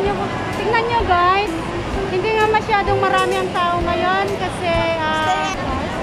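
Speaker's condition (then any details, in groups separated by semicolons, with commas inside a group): No condition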